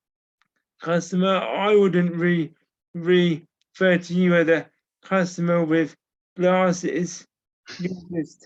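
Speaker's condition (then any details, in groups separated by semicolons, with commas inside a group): Cerebral palsy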